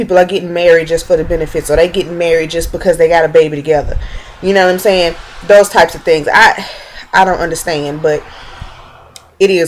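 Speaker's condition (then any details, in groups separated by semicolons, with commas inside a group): No condition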